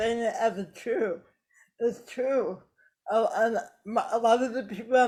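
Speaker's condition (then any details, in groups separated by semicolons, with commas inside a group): Cerebral palsy; affects speech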